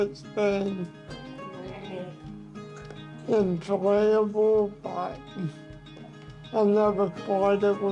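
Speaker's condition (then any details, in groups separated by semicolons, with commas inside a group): Cerebral palsy; brain injury after resuscitation; high care needs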